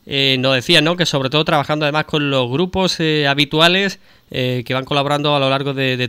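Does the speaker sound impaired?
No.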